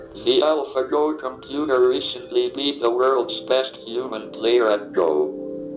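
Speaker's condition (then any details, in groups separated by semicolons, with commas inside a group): ALS, speech-generating device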